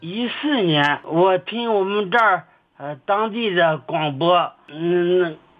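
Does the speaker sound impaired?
Yes: cerebellar atrophy; onset at age fifteen, possibly from brain trauma, now age 44, physically disabled; cannot care for self, relies on 76-year-old mother for eating, toileting, haircuts, worse than before; speech sounds different from ordinary people, self-described speech impairment, host hears it.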